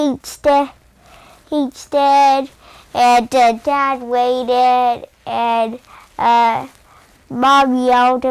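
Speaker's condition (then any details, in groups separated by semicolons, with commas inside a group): Cerebral palsy; caused by birth oxygen deprivation, brain bleed, high muscle tone; young child, cannot walk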